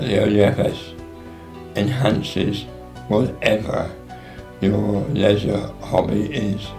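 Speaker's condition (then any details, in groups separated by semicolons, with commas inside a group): Radiotherapy spinal damage; radiotherapy overdose to spine, near paralysis of left side; about 13 years since radiotherapy overdose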